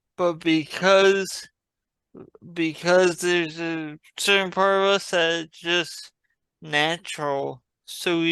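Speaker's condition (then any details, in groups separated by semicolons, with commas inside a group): Traumatic brain injury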